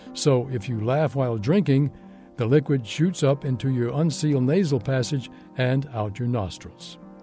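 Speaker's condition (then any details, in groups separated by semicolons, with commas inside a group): No condition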